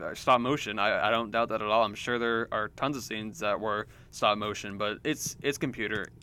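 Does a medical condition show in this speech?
No.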